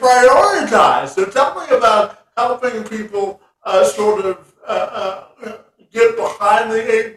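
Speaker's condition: Cerebral palsy; severe

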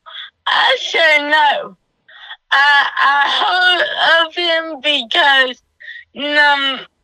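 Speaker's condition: Cerebral palsy; self-described as half-CP

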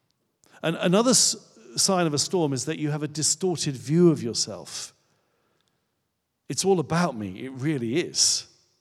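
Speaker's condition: No condition

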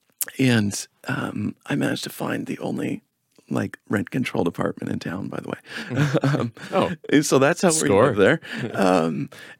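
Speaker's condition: Spasmodic dysphonia; Botox every 6 weeks offered

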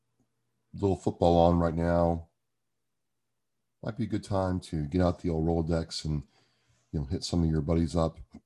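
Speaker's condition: No condition

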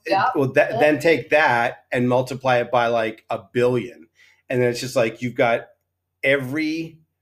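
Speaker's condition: No condition

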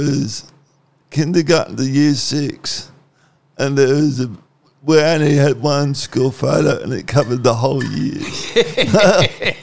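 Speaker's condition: Cerebral palsy; once cold stays cold

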